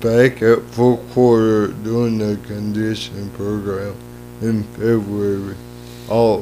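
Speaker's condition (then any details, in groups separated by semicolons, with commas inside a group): Cerebral palsy; lifelong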